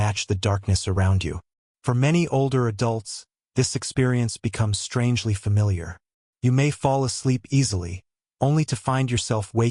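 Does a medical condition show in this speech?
No.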